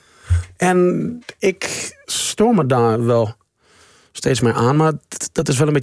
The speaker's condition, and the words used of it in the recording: Stuttering. Mijn spreekbeurt gaat over de krokodil. Kijk... Nu lukt het.